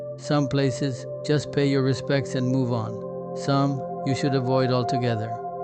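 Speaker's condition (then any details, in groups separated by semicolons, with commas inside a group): No condition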